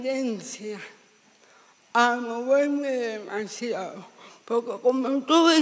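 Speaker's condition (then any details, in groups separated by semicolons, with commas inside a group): Severe cerebral palsy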